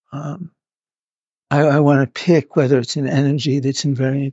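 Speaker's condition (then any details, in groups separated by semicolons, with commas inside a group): Parkinson's; now openly displayed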